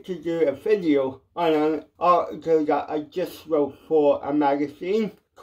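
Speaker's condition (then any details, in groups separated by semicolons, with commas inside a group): Cerebral palsy; mild, ataxic type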